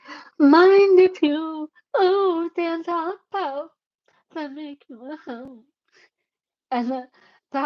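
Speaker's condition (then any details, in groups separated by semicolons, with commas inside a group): Cerebellar ataxia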